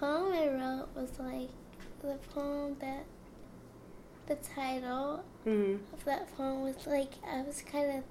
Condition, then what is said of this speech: Cerebral palsy. It's harder to actually, like, say it in the way that I say it in my head.